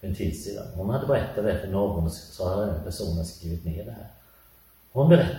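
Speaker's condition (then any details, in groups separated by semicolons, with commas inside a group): No condition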